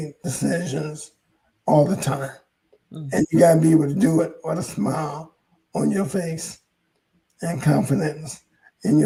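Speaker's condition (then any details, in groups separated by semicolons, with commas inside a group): ALS; hoarse voice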